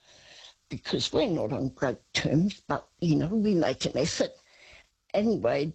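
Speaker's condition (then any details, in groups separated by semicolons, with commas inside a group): Parkinson's; hands sometimes slower than brain, uses wheelie walker; word-finding trouble, brain sometimes steals words, voice sometimes doesn't hold up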